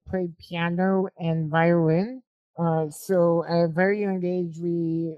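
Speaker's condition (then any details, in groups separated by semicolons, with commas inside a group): Spinal muscular atrophy type 2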